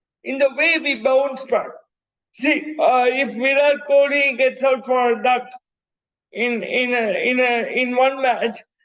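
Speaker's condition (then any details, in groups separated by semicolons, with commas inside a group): Cerebral palsy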